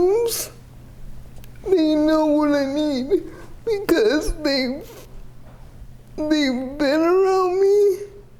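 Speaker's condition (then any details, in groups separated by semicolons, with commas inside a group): Cerebral palsy, severe; quadriplegia with athetoid component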